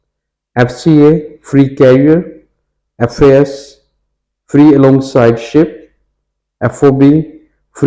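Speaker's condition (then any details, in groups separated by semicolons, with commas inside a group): No condition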